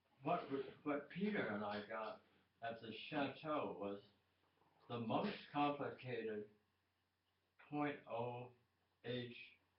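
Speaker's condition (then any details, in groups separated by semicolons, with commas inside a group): Tongue cancer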